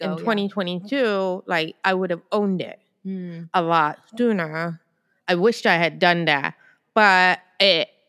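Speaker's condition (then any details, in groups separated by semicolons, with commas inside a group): Deafblindness; deaf since childhood, blindness recognised later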